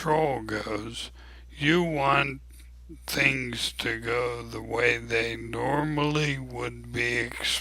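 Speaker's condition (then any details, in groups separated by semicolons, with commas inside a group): ALS; abnormally slow voice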